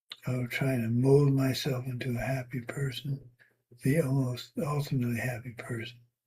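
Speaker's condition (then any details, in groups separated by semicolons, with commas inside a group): Parkinson's; tremor varies day to day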